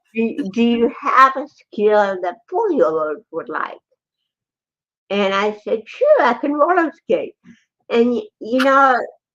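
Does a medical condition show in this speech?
Yes: cerebral palsy, athetoid and ataxic.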